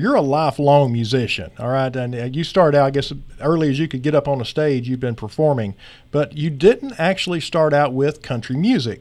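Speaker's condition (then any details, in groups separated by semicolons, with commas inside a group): No condition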